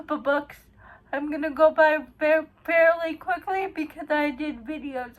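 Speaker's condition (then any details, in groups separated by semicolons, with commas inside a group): Cerebral palsy; uses wheelchair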